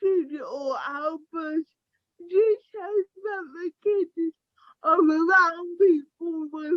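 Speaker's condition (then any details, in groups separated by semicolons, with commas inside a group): Cerebral palsy; affects speech, walking, motor skills, balance; mainly affects speech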